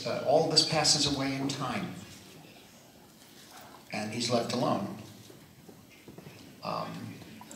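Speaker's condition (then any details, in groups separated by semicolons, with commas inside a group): No condition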